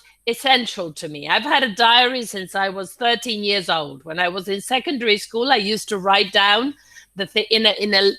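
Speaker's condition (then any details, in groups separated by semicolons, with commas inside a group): No condition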